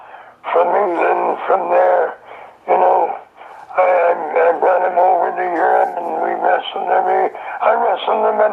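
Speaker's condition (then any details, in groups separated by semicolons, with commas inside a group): Throat cancer; voice described as practically gone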